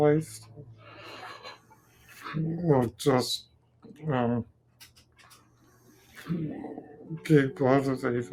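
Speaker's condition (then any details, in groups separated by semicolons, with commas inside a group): Duchenne muscular dystrophy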